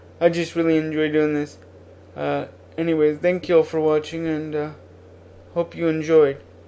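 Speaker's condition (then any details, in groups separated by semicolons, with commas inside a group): Cerebral palsy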